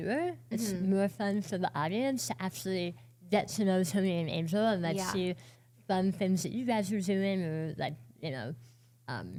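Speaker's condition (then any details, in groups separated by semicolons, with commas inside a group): Oral cancer, partial glossectomy; 7 years post surgery, recurrence, radiation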